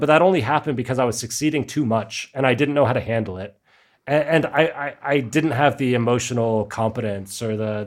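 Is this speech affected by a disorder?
No.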